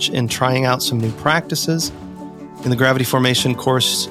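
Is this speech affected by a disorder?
No.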